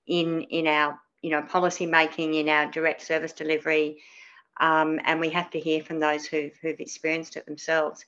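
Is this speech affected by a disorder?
Yes: cleft palate; many surgeries.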